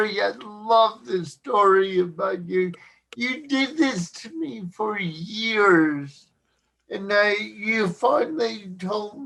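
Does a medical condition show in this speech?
Yes: cerebral palsy.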